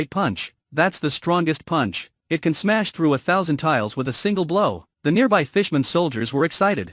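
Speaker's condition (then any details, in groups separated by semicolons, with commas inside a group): No condition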